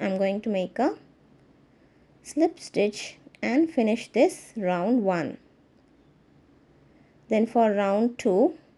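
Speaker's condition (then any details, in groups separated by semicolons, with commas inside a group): No condition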